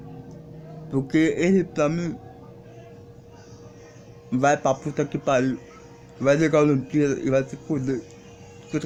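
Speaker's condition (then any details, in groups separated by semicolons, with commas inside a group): Cerebral palsy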